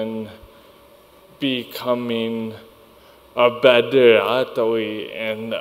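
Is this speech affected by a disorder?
Yes: cerebral palsy; high functioning, walks and talks; weaker muscles, distance runner; speech impediment.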